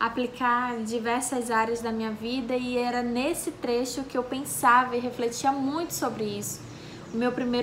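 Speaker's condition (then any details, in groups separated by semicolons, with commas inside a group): No condition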